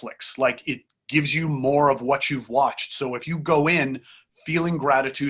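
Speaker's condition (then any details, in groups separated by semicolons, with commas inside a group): No condition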